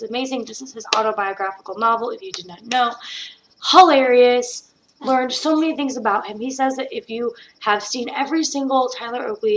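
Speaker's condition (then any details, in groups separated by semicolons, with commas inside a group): No condition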